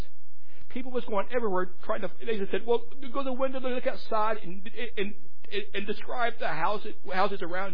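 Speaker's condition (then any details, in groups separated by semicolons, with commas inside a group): Stuttering; repeated sounds, repeated words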